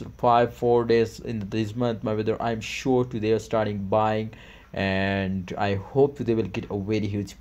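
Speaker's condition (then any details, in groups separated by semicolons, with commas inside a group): No condition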